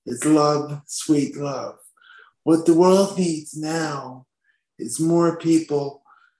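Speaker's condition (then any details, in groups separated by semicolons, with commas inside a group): Spastic quadriplegic cerebral palsy; born at 27 weeks gestation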